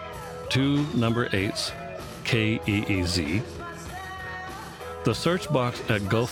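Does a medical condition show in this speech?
No.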